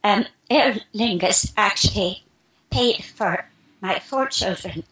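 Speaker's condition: Spasmodic dysphonia; about 3 years since onset

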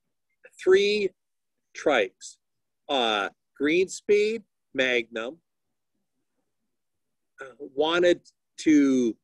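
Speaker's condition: Aphasia; aphasia after stroke, woke with whole right side paralyzed, talking improving each month and year; initially no talking, now halting telegraphic speech, many fillers and pauses, missing words

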